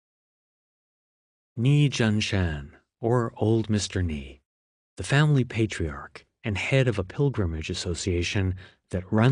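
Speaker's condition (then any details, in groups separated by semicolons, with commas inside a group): No condition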